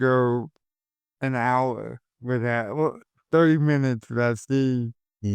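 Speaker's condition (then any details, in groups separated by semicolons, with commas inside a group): Cerebral palsy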